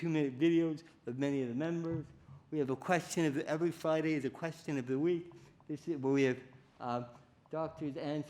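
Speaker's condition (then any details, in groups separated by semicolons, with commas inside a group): Cerebral palsy; diagnosed at age four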